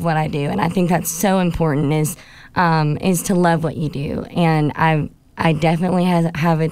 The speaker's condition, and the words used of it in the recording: Cleft palate. Again, with my cleft palate and stuff, sometimes I'll wake up and I don't have a voice.